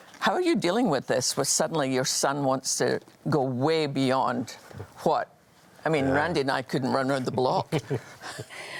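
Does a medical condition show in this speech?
No.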